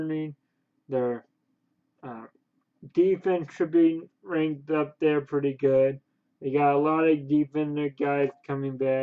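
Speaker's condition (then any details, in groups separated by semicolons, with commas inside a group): Cerebral palsy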